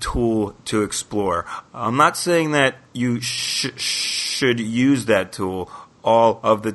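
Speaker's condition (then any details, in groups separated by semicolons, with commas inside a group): Stuttering; self-identified stutterer; uses self-advertising, voluntary stuttering, exaggeration (fluency shaping) as speech tools; speech may sound slow when using fluency shaping, speech tools can sound a little funny; prolonged sounds, blocks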